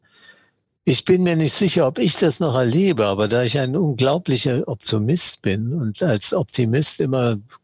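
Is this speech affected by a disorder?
Yes: Parkinson's disease; diagnosed at age 75, years of trembling before diagnosis, once put down to stage fright.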